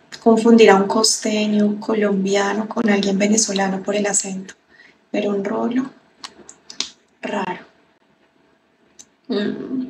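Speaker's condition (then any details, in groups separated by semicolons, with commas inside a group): No condition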